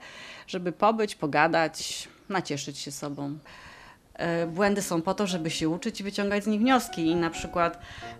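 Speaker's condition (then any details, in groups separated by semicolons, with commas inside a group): No condition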